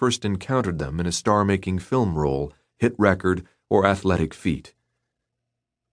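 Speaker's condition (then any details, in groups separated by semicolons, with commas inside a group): No condition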